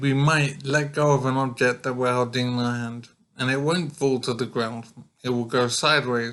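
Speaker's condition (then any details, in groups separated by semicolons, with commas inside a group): Brain injury; severe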